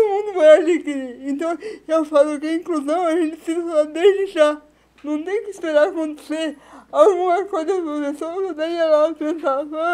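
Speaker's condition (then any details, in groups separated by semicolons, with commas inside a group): Cerebral palsy; spasticity, premature birth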